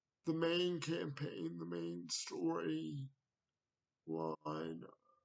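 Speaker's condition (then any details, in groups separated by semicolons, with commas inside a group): Cerebral palsy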